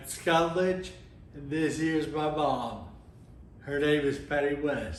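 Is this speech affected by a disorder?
Yes: Friedreich's ataxia; inherited gene defect, affects nerves.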